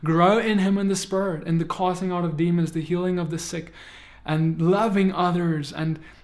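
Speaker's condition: No condition

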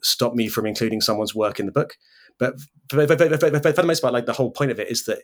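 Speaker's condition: Stutter; speech impediment; disfluent moment noted during this recording; makes recording podcasts difficult, still runs own podcast; repeated sounds

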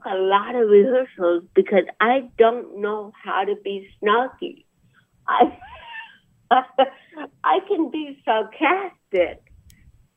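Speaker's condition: Cerebral palsy; about 63 years old

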